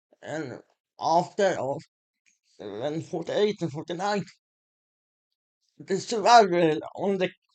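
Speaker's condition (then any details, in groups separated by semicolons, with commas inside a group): Muscular Parkinson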